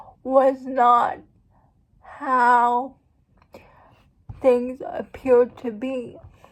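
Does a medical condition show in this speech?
Yes: cerebral palsy; uses wheelchair.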